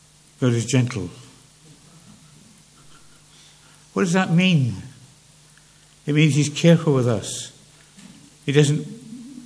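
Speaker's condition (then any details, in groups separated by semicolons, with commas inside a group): Parkinson's; less clear than before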